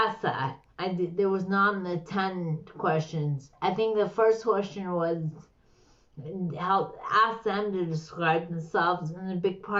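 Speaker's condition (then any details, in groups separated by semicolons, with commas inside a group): Slurred speech; slurred, stroke-like speech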